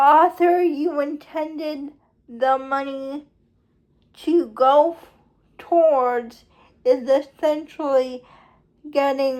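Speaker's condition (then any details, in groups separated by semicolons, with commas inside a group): Cerebral palsy; uses wheelchair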